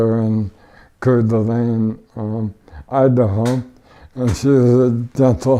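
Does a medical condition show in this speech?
Yes: ALS; voice changed, uses speech generating device with banked voice.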